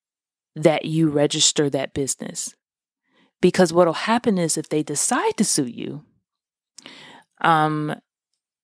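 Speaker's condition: No condition

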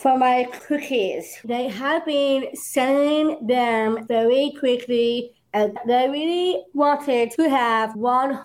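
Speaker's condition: Down syndrome; Down syndrome since birth

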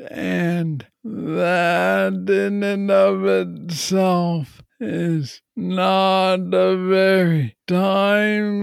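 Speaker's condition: Parkinson's disease; one of those days today, face pulled to left side like stroke patient

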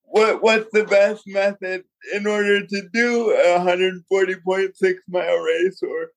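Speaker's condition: Cerebral palsy; father Jeff propels him through swim

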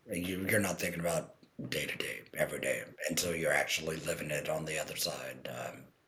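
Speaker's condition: Total laryngectomy, total laryngectomy with TEP; TEP voice, earlier monotone from left vocal cord paralysis, no speech first 6 months, electrolarynx failed, swelling

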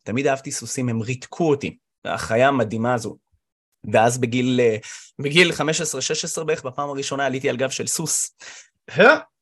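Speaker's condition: Tourette syndrome; diagnosed in fourth grade, dopamine imbalance, worst around age 13, eased with years and self-work; eye blinking, small jumps, hand moving aside, tics start with excitement during recording; screaming and barking vocal tics from sixth grade, formerly more audible, host noticed nothing unusual early

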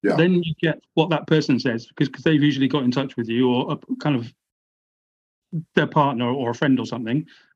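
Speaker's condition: Stammer; stammer causing blocks; stammer barely noticeable in relaxed, open conversation; stammer worse under stress and strategized answers, avoided speaking in court because of it; repeated words, prolonged sounds

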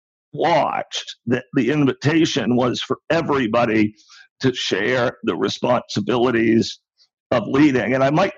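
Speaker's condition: Spasmodic dysphonia; very limited ability to speak

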